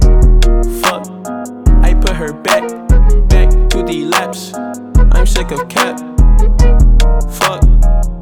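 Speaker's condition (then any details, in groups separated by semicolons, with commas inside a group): No condition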